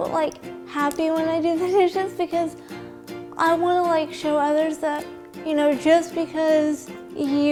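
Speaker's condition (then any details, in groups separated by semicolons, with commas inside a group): Cerebral palsy; from birth, uses walker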